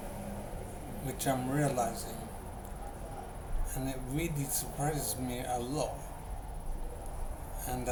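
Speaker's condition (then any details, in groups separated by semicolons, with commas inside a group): Brain injury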